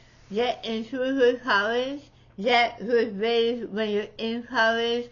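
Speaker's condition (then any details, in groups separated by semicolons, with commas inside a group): Tongue cancer surgery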